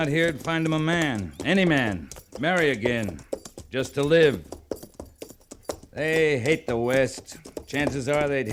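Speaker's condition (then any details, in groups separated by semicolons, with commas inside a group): No condition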